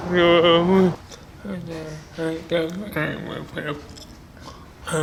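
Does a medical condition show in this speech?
Yes: cerebral palsy; speech disability.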